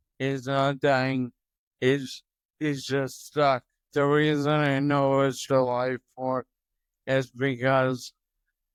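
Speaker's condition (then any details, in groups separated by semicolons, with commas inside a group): Toxic leukoencephalopathy, locked-in syndrome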